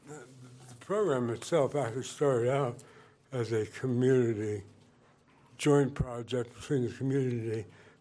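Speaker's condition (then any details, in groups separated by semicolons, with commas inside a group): Parkinson's disease; about 8 years in Southwest Parkinson's Fitness Program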